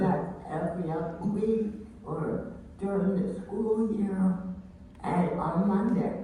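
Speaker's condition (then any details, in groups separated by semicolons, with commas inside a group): Familial dysautonomia; diagnosed in childhood, seizures as young child; no seizures now; repeated pneumonia before diagnosis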